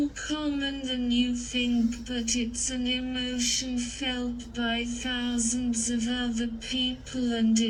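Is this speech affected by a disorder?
Yes: cerebral palsy.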